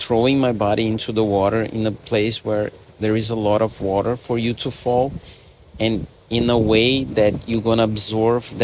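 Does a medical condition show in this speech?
No.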